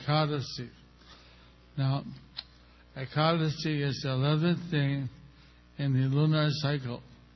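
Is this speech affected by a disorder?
Yes: stroke with facial paralysis; part of face paralyzed; about a year and a half since stroke; hard to speak clearly due to facial paralysis, may be hard to understand, speeds up when excited.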